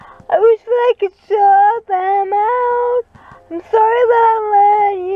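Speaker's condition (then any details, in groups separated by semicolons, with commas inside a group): Cerebral palsy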